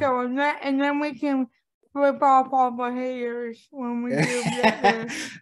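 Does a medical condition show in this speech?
Yes: cerebral palsy; cerebral palsy from lack of oxygen at birth, right-brain damage affecting left side of body; impaired speech.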